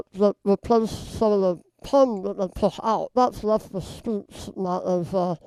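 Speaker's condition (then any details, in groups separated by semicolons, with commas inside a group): Base of tongue cancer surgery; stage IV base-of-tongue carcinoma, half tongue rebuilt, chemoradiation; survivor, diagnosed at 44, throat stretching surgery; swallowing trouble, food sticks, frequent aspiration, water with meals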